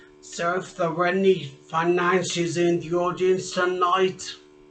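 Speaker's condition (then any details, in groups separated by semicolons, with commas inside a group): Traumatic brain injury; speech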